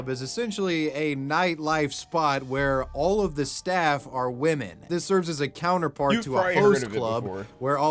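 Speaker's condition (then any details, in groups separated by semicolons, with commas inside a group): No condition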